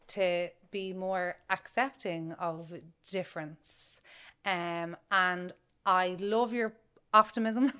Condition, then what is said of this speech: Stuttering. It's funny, I used to beat myself up for stammering too much. Now I beat myself up for stammering too little.